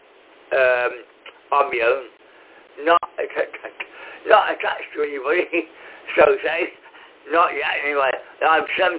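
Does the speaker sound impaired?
Yes: cerebral palsy.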